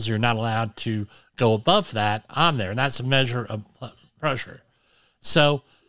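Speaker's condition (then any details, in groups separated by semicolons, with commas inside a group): Cleft lip and palate; implied much improved now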